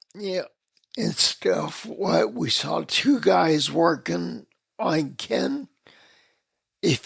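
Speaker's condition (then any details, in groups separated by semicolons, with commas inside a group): Spinocerebellar ataxia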